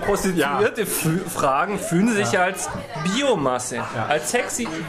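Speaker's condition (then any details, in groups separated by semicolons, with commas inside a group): No condition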